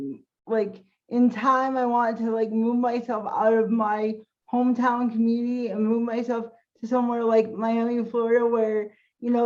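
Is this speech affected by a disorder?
Yes: cerebral palsy.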